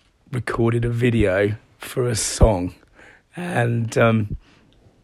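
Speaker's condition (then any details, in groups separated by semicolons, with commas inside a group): No condition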